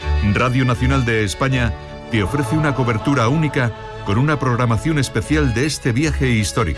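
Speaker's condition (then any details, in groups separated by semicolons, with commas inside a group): No condition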